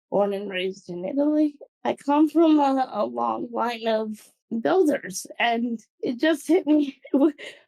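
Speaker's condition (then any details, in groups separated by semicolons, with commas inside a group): Cerebral palsy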